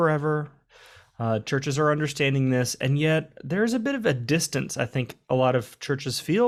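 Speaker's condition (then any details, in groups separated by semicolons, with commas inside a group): No condition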